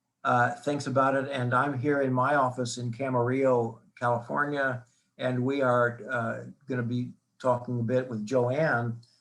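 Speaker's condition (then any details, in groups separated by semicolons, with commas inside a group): No condition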